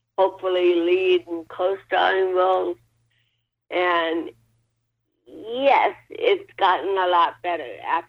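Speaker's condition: Cerebral palsy; hearing impaired

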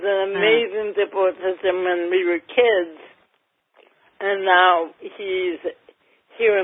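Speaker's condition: Cerebral palsy, mild; lack of oxygen at birth, not breathing 45 minutes, emergency c-section, diagnosed around age 2, affects gait; mildly affects speech

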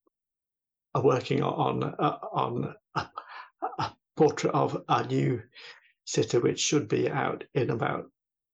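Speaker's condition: Stammering; talks with a stammer; repeated sounds, prolonged sounds

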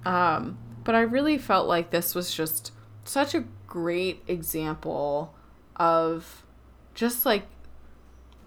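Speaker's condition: No condition

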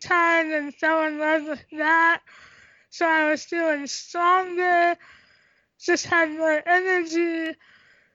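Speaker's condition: Tracheostomy; lymphatic system

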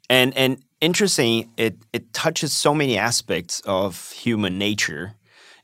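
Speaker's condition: No condition

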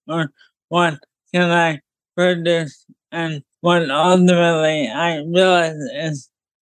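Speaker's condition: ALS; hard to talk clearly

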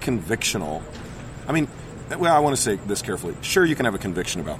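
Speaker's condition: No condition

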